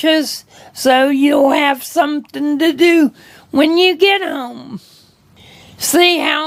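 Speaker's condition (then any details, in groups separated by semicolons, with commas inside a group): Cerebral palsy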